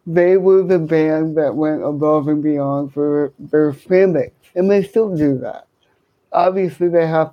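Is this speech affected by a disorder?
Yes: cerebral palsy; congenital, left-sided hemiplegia, speech and coordination.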